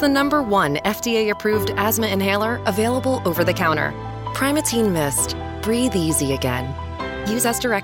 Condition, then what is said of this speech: None; typical speech.